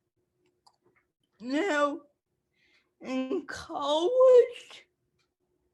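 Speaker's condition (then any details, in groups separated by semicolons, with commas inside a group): Cerebral palsy; speech affected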